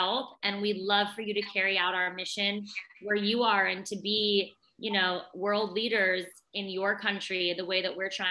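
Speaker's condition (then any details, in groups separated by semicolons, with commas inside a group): No condition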